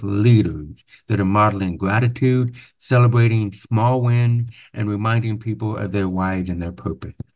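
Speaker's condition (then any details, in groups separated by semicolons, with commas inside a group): Profound hearing loss, deaf accent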